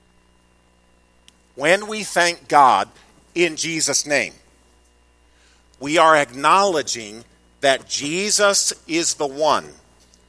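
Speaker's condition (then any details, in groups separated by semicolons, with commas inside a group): No condition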